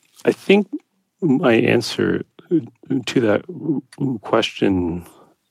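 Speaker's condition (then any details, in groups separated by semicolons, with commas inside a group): Stuttering; neurological stuttering since childhood; adult; repetitions, long painful blocks on first part of words, trouble breathing during blocks; blocks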